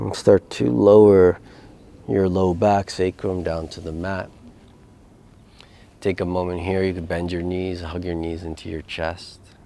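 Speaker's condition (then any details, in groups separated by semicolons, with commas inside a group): No condition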